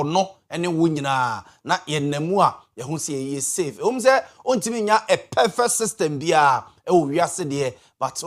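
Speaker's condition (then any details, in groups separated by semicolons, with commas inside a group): No condition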